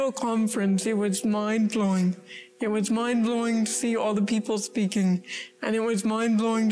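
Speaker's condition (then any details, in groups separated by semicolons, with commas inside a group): Cerebral palsy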